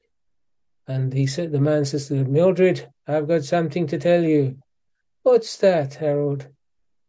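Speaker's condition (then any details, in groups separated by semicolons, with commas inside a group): Parkinson's disease; suspected for a while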